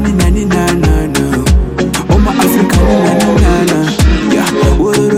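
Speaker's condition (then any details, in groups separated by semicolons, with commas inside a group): No condition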